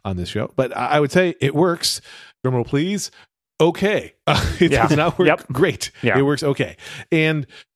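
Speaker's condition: No condition

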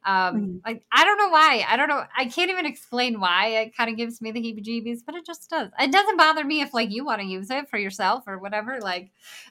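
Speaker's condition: Bilateral cleft lip and palate; congenital

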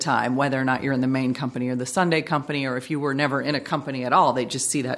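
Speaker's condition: No condition

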